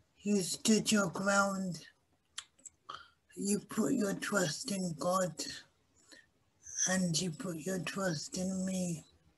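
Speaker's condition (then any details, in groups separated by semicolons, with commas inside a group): Cerebral palsy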